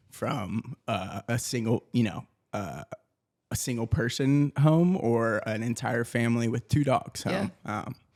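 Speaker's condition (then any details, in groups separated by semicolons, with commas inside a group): No condition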